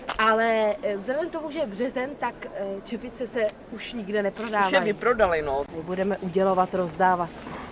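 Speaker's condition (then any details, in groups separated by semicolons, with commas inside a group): No condition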